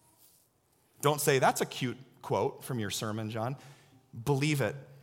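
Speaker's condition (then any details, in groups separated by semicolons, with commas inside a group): No condition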